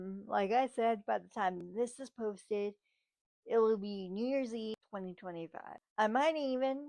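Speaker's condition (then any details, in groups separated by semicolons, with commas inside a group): Cerebral palsy, spastic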